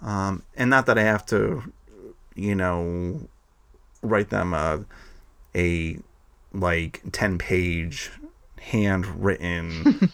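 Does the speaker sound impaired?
Yes: stuttering; wants more comfort with own stutter, plans daily mindfulness, positive affirmations, speaking with new people; about 20 takes of 30-second outro while focusing on stuttering, easier once not focusing; practices how to talk, speech came easier when not thinking about stuttering; here prolonged sounds.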